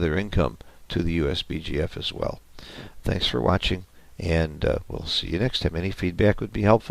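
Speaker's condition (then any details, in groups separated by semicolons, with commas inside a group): No condition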